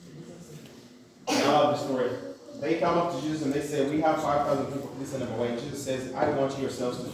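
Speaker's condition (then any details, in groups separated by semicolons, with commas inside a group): No condition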